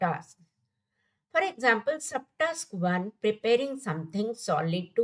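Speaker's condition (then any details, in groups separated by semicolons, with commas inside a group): No condition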